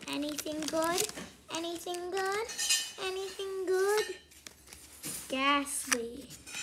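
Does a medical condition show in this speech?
No.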